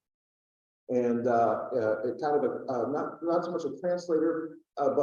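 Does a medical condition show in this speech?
No.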